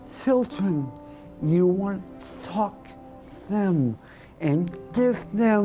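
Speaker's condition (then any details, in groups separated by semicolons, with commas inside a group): Rare dystonia; tongue spasms when speaking, voice gone, uses synthetic voice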